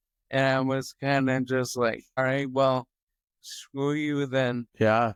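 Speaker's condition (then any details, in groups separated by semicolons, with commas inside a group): Toxic leukoencephalopathy, locked-in syndrome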